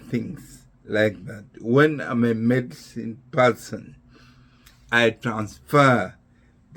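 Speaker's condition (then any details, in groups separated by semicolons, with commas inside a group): Neurological disease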